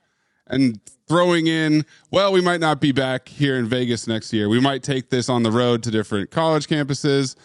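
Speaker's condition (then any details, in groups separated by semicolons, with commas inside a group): No condition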